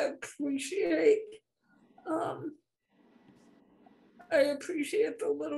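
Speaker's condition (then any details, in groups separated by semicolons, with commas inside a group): Spastic cerebral palsy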